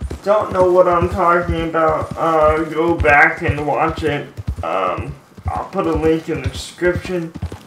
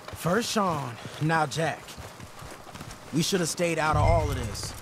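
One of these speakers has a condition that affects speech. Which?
The first: cerebral palsy, mild; affects muscle movement, intellect unaffected, eight major surgeries; speech sometimes affected.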